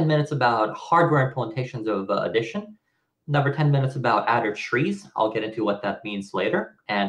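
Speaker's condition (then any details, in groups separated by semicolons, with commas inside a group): No condition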